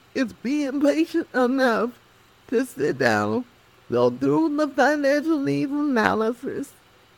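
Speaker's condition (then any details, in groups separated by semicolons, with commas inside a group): Cerebral palsy; speech affected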